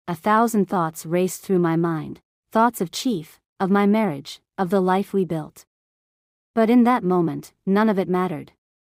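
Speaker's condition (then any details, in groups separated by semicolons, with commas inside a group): No condition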